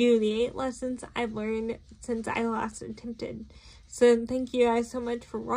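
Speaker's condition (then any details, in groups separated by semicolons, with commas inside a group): Cerebral palsy, spastic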